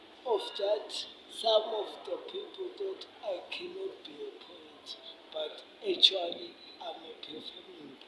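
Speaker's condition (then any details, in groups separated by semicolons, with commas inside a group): Cerebral palsy; speech affected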